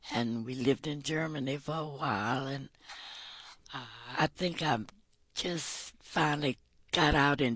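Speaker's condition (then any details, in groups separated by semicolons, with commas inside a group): Vocal cord paralysis, tracheotomy; audible hissing when speaking, must close tube with finger to talk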